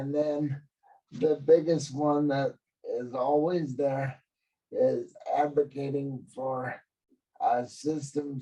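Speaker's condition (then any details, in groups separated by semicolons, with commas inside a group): Cerebral palsy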